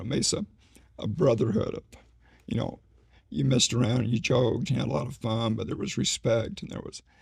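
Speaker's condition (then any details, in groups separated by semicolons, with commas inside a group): ALS; ALS, slowly progressing form; needs voice rest during conversation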